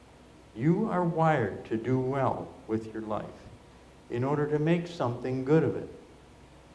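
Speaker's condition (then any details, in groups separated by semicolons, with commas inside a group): No condition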